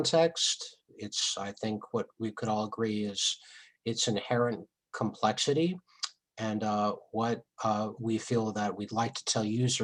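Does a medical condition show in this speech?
No.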